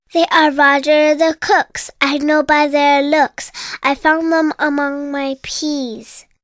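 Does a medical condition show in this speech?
No.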